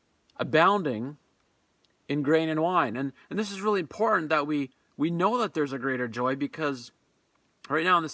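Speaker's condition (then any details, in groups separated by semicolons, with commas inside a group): No condition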